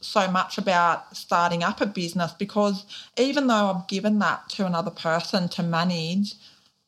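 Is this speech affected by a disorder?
Yes: deafness, profound; weekly private speech therapy in childhood, speaks clearly, bilingual Auslan and spoken English.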